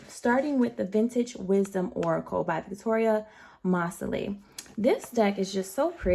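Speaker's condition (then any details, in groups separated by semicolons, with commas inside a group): No condition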